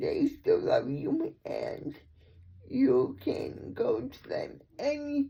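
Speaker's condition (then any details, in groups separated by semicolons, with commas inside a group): Cerebral palsy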